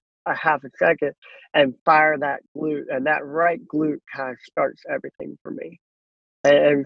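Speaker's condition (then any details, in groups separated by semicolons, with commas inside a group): Cleft lip and palate; congenital cleft lip and palate, possibly radiation-related, hole in mouth, could not eat, 23 surgeries, born with one arm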